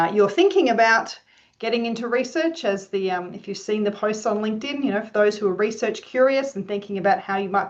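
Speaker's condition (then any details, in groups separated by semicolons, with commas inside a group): No condition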